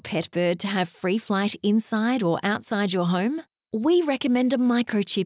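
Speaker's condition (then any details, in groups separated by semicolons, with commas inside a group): No condition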